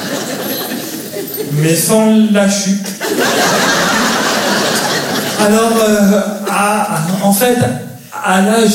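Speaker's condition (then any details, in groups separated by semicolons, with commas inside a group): Stuttering; stuttering since at least age 4, psychiatrist first misdiagnosed Gilles de la Tourette, makes finding work hard; stand-up performance, restarts a sentence after difficulty saying a phrase; restarts phrases when stuck, stutters openly on stage; prolonged sounds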